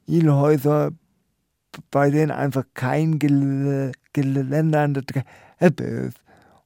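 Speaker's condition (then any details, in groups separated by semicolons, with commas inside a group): Stuttering; Tetraspastik paralysing arms and legs, slow unusual gait, limited fine motor skills, slow handwriting; Kasseler Stottertherapie intensive course summer 2014, speech much improved since, lacked speaking ability as teenager; may stutter in first sentence on stage, stuttering plus gait can seem drunk; repeated sounds, prolonged sounds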